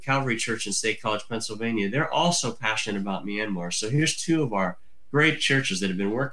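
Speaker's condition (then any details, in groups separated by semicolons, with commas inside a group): Cleft lip and palate; from birth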